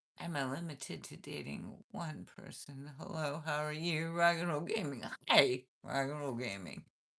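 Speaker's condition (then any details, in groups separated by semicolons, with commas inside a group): Cervical dystonia, essential tremor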